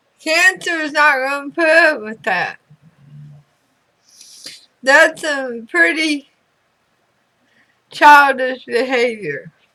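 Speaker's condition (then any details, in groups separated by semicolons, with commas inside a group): Throat cancer radiation damage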